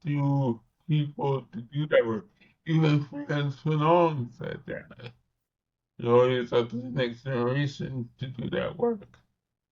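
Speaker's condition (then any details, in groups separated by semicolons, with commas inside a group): Cerebral palsy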